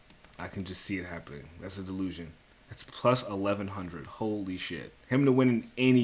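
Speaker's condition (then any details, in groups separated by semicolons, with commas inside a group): No condition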